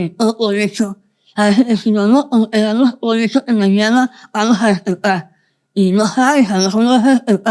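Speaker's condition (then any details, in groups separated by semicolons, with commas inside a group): Moebius syndrome, congenital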